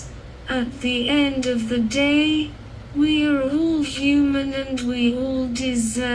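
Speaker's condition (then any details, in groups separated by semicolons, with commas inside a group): Cerebral palsy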